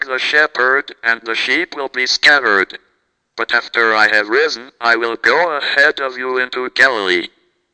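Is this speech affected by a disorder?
Yes: cerebral palsy, through a speech-generating device; present from birth, never walked, had caregiver who helped with walking attempts; never knew what it was like to talk.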